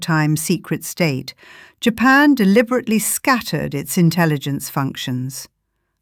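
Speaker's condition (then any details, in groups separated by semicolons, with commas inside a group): No condition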